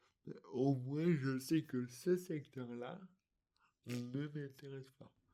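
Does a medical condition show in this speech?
Yes: dystonia; articulation difficulties.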